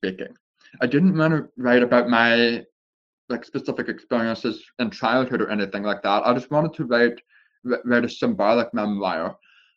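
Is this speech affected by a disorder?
Yes: deafness with speech impediment; born deaf, years of speech therapy, English not familiar, cannot really hear voices in interviews; speech shaped by years of speech therapy; some words difficult to say, must adjust tongue to speak properly.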